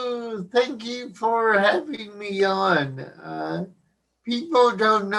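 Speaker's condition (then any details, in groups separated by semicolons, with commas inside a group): Cerebral palsy; since birth, born not breathing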